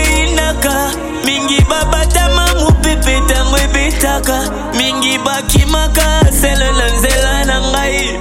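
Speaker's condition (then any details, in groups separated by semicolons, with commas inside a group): No condition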